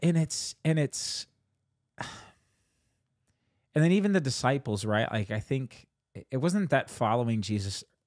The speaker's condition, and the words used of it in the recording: None; typical speech.